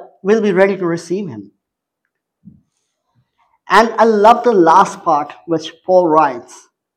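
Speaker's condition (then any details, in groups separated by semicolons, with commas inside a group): Cleft palate; survival uncertain at birth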